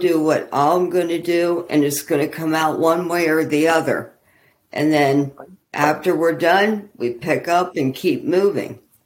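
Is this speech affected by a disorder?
Yes: ALS; small symptoms traced back easily 10 years or more; walking impaired, not yet bad, expects progression.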